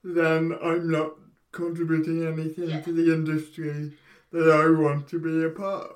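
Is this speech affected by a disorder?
Yes: cerebral palsy.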